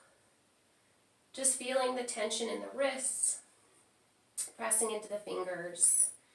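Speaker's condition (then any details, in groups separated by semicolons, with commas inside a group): No condition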